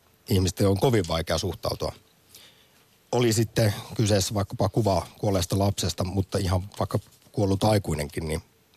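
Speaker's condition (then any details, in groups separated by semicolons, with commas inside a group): No condition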